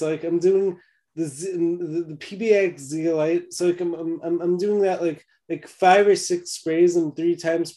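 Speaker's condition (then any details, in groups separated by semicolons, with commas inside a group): Stammer and stutter; acquired, neurological damage from severe pneumonia, 21 antibiotics, steroids, intubation, ventilator, induced coma, stutter began later; age 25, holistic treatment by naturopath Victor Cozzetto of Vitagenics, earlier therapists, speech not fully recovered; more at start then smoother, initially extremely slurred, once unable to talk; repeated sounds, repeated words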